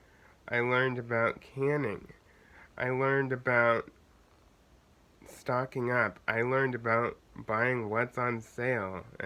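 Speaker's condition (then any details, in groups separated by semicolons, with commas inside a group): Cerebral palsy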